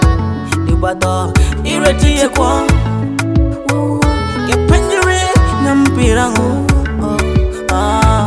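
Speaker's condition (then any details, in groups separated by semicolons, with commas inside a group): No condition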